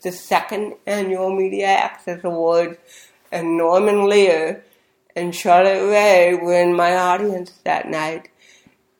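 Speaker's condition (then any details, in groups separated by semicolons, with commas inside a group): Cerebral palsy; very slurred speech as a child from cerebral palsy plus hearing impairment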